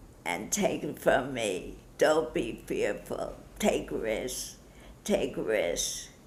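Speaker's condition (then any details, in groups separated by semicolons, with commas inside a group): Parkinson's disease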